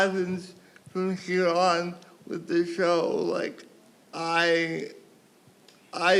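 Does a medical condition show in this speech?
Yes: cerebral palsy.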